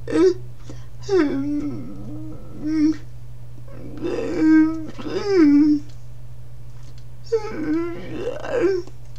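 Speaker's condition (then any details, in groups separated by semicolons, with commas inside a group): Cerebral palsy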